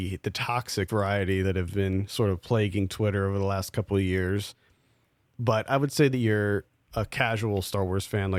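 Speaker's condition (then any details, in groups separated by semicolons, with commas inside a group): No condition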